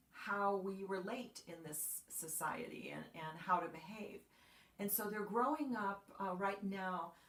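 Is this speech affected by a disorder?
No.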